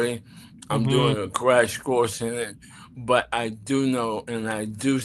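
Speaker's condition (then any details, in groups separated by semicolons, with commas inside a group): ALS; bulbar onset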